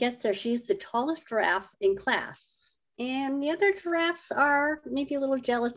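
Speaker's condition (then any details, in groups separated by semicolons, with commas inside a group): Cleft lip and palate; adult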